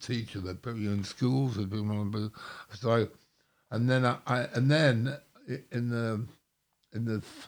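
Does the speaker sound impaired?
Yes: stroke, mini stroke; slurring words a lot, people think drunk.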